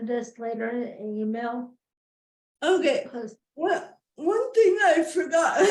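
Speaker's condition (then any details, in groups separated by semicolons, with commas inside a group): Cerebral palsy; wheelchair user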